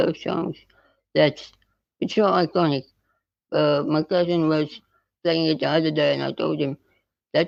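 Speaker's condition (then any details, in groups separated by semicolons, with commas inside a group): Spinal muscular atrophy type 2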